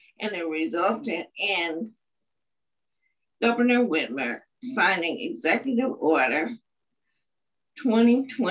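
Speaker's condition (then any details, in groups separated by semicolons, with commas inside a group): Cerebral palsy; uses wheelchair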